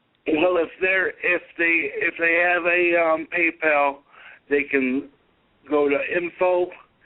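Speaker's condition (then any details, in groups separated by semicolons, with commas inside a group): Cerebral palsy; able to speak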